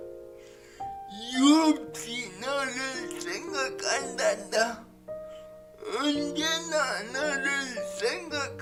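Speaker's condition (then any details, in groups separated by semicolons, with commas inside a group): Brain lesion disability grade 1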